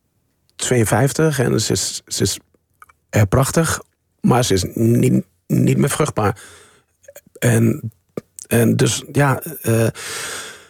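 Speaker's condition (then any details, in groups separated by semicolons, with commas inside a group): Stuttering; stuttering since age 3; speaking on live radio, school-talk phrase now comes out fluently; childhood school presentations frustrating, speaking felt harder than writing; repeated sounds, repeated words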